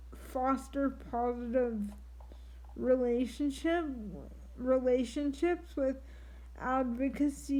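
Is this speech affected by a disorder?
Yes: triplegic cerebral palsy.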